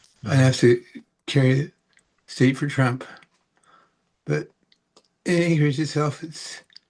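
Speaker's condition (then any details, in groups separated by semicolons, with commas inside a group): Parkinson's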